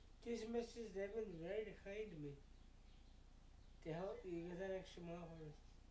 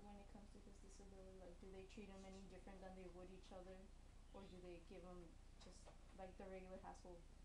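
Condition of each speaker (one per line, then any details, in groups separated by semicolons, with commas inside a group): Cerebral palsy; braces and walker; surgery planned, in physical therapy
No condition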